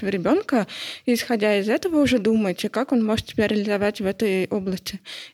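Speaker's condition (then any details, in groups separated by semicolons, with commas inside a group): Hard of hearing; not deaf, identifies as hearing person with specific need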